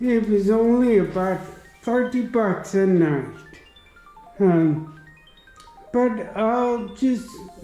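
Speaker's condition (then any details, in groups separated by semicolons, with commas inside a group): Traumatic brain injury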